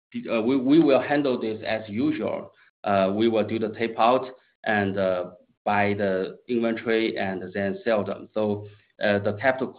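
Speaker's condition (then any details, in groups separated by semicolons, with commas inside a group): No condition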